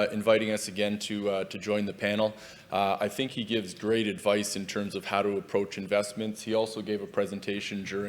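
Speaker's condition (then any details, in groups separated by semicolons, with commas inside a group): No condition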